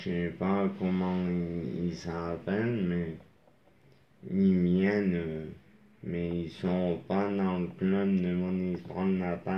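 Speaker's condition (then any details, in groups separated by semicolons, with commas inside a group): Traumatic brain injury; moped accident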